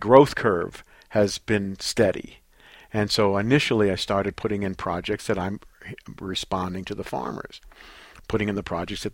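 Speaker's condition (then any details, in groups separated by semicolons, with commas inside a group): No condition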